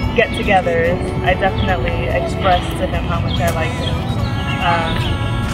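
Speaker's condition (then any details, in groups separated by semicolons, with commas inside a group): No condition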